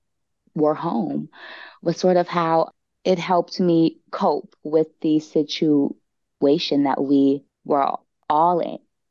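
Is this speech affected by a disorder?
Yes: stuttering; discloses stutter at start of conversations; here blocks.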